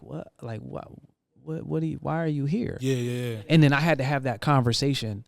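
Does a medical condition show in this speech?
No.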